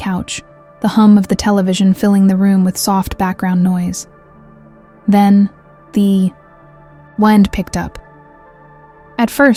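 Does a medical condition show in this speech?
No.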